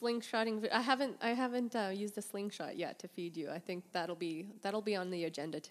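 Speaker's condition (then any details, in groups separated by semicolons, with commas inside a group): No condition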